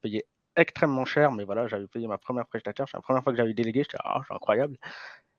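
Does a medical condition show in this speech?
Yes: hearing impairment from birth; congenital hearing loss, diagnosed around age 4, lip reading since birth, school to learn spoken French; degenerative hearing loss, may get worse; learned to speak at age 4, slight effect on speech noticeable now and then.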